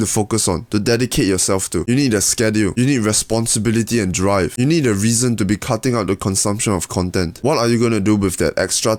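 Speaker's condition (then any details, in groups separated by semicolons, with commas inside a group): No condition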